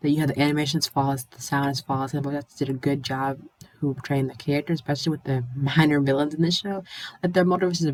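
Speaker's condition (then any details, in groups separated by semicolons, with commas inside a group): No condition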